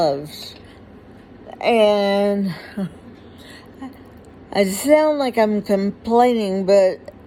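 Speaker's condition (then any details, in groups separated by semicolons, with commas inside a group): Huntington's disease; inherited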